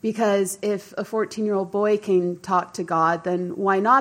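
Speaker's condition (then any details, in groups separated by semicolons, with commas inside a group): No condition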